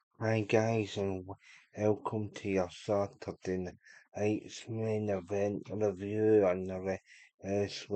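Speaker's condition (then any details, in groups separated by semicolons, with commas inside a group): Cerebral palsy; unable to walk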